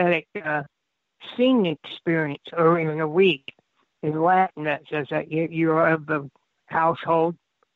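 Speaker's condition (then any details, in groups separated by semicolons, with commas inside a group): Cerebral palsy; affects hips; shallow breathing, reduced lung capacity, does breath work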